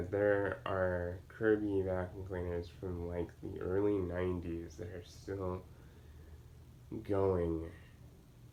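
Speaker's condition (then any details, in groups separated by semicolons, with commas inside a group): Cerebral palsy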